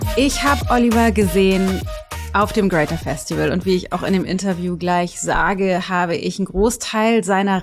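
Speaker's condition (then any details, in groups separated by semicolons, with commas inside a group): No condition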